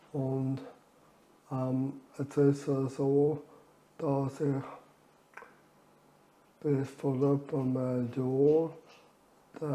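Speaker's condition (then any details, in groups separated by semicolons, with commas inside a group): Amyotrophic lateral sclerosis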